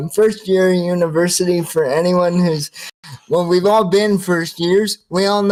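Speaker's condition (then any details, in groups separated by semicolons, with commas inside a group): Cerebral palsy, spastic quadriplegia, severe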